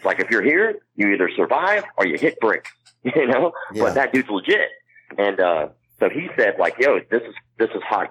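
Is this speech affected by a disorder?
Yes: cleft palate; congenital cleft palate.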